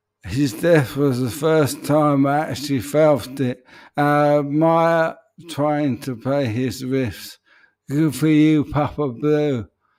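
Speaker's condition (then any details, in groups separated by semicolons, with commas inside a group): ALS; voice may sound peculiar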